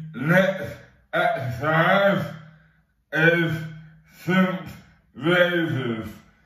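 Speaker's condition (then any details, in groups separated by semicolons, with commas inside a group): Dystonia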